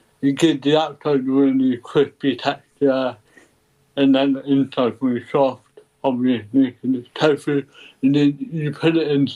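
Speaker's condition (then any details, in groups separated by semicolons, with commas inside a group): Cerebral palsy; ataxic type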